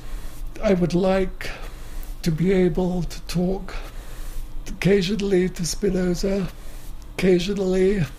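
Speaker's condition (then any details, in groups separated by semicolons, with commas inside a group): Motor neuron disease; refuses tracheotomy revival since it would end speech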